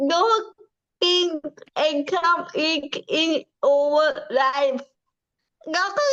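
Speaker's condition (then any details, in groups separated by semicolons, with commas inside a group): Cerebral palsy; from birth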